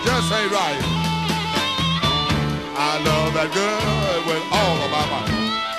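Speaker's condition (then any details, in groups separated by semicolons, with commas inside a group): No condition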